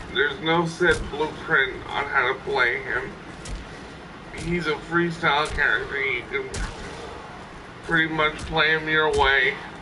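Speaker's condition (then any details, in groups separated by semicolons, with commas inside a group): Cerebral palsy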